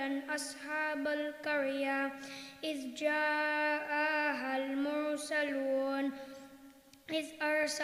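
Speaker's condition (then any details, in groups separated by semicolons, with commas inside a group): No condition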